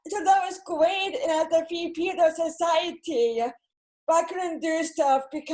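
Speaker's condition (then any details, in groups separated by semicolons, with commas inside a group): Cerebral palsy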